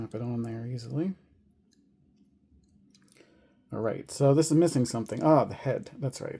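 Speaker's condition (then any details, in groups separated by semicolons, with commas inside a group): No condition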